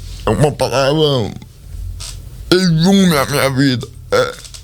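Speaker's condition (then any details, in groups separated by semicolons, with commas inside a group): Cerebral palsy; speech not normal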